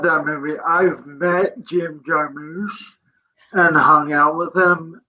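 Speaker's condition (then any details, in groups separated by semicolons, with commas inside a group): Cerebral palsy; present from birth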